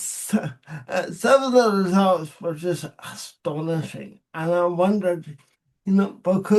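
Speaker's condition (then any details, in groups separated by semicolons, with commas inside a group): Cerebral palsy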